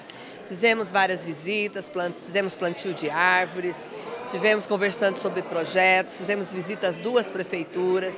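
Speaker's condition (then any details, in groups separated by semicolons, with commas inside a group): No condition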